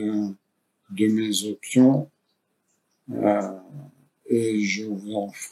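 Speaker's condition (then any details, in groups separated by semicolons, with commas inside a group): ALS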